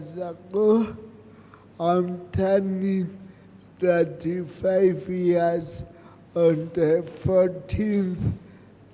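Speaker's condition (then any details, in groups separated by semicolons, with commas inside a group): Cerebral palsy; present from birth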